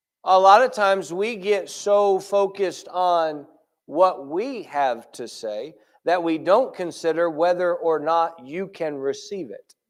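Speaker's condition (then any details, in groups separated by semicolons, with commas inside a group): No condition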